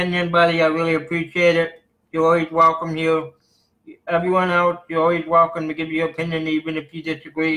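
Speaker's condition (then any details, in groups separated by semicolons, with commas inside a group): Cerebral palsy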